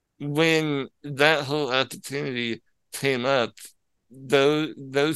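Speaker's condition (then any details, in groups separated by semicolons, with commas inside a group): Spinal muscular atrophy; controls computer with mouth, father usually assists at live play, cannot sit outside wheelchair, cannot fly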